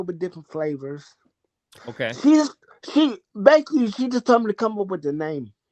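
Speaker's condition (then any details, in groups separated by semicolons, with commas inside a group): Cerebral palsy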